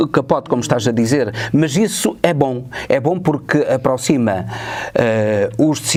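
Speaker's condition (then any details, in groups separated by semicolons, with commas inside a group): No condition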